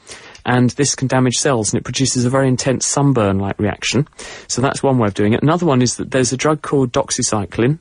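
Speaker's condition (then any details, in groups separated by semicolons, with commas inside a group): No condition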